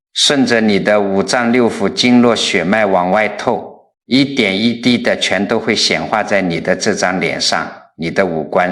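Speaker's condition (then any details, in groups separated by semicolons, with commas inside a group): No condition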